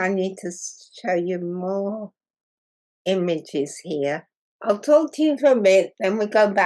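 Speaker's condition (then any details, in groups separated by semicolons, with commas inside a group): Muscular dystrophy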